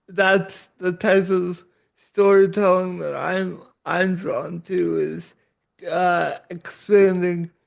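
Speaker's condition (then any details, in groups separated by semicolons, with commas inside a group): Cerebral palsy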